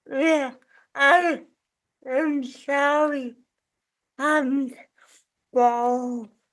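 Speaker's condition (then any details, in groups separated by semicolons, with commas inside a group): Cerebral palsy; from birth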